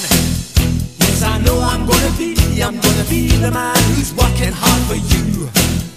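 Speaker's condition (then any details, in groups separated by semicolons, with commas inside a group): No condition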